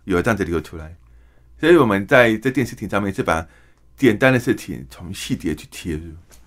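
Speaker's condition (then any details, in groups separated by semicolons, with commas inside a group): Hearing impairment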